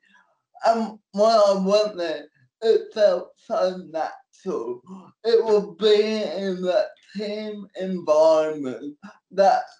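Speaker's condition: Cerebral palsy; NDIS support worker for transport

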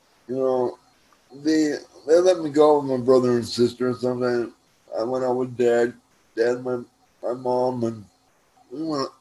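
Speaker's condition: Cerebral palsy; uses wheelchair for mobility

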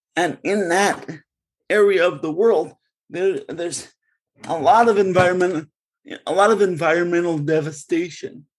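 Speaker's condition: Cerebral palsy; segregated schooling

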